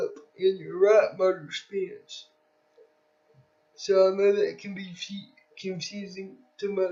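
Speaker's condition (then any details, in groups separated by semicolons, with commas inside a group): Cerebral palsy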